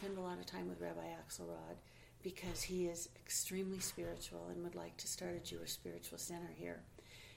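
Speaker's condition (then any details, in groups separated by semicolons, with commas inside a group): No condition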